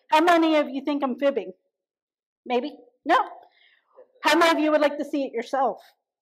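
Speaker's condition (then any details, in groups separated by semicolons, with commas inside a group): No condition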